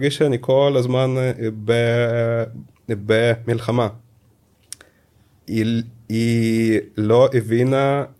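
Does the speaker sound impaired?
Yes: stuttering; word and part-word repetitions, frequent filler hesitations, takes extra time in podcast format; here repeated sounds, prolonged sounds.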